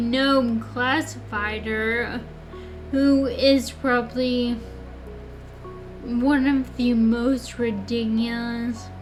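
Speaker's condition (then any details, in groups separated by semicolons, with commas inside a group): Friedreich's ataxia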